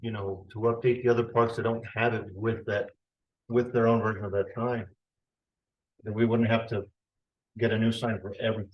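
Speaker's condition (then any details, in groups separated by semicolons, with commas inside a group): No condition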